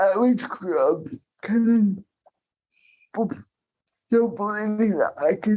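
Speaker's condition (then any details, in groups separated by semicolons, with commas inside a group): Cerebral palsy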